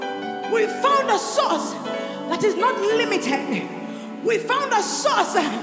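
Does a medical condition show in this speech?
No.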